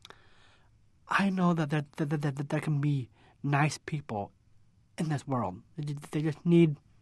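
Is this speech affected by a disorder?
Yes: Down syndrome; cognitive disability.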